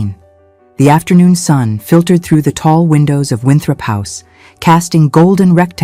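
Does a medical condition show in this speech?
No.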